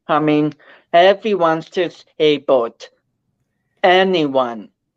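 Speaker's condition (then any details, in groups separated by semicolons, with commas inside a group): Cerebral palsy; affects balance, speech, coordination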